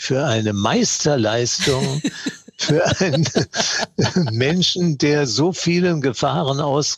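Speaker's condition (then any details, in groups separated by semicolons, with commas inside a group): Parkinson's disease; diagnosed 2016 around age 75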